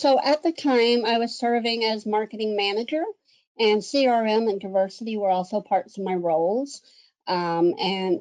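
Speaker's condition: Cleft lip and palate; congenital cleft lip and cleft palate, 60 plus surgeries; one or two surgeries a year

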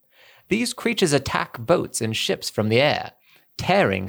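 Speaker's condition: No condition

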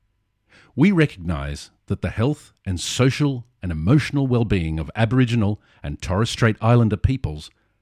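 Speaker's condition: No condition

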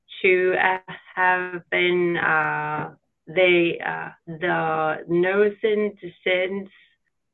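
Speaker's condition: Aphasia after stroke; aphasia from stroke 4 years ago; 4 years since stroke, past speech therapy with speech therapist Jennifer Kurtz; could not talk at all first week, talking restored by therapist Jennifer Kurtz

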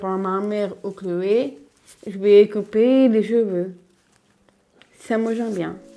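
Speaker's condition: Down syndrome (trisomy 21); congenital chromosomal condition

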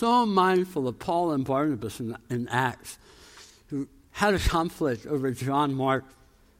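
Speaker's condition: Tongue cancer, jaw reconstruction, osteonecrosis of jaw after radiation; permanent teeth not yet affixed

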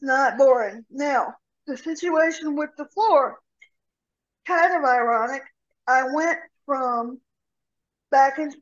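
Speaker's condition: Cerebral palsy; severe rotator cuff tear

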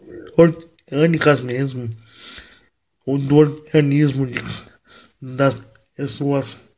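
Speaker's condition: Cerebral palsy, mild; wheelchair user

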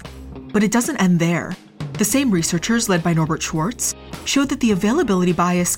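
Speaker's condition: No condition

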